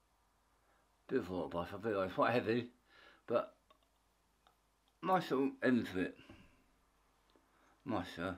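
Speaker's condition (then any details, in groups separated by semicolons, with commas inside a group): Tongue cancer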